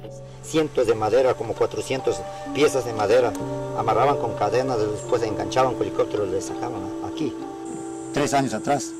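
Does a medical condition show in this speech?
No.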